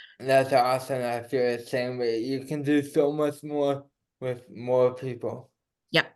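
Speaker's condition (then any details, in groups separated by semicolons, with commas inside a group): Cerebral palsy; diagnosed at about two months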